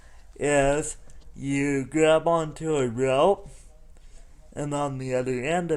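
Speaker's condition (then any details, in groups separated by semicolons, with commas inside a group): Cerebral palsy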